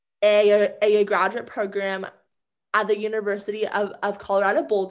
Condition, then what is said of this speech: Stuttering. I'm like perfectly capable. I can communicate to just fine. It's just a different form of a communicating, right?